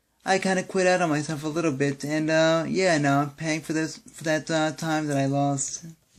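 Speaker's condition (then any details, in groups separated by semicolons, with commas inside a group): Cerebral palsy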